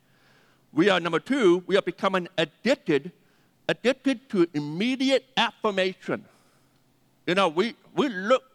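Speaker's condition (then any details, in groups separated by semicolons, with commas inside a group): Deafness; 80% deaf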